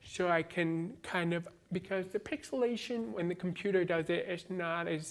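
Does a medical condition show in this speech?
Yes: born deaf, cochlear implant, congenital.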